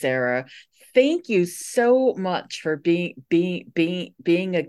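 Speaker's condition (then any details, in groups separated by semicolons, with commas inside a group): Stuttering; hidden for more than 35 years; formerly avoided speaking situations, speechless at first self-help group meeting, said name and stutter by fourth or fifth; repeated sounds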